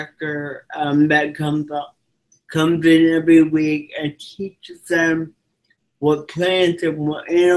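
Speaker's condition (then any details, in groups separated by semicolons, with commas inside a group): Cerebral palsy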